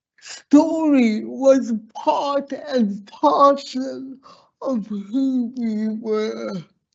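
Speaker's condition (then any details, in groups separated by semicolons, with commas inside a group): Slurred speech; cerebral palsy from birth malpractice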